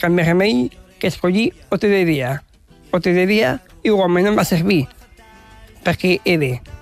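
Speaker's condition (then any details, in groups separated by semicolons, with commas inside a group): Down syndrome; adult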